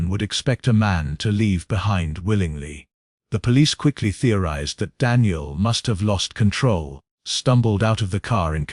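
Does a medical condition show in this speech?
No.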